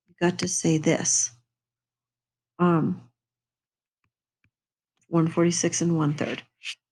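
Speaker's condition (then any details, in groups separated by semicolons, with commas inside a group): No condition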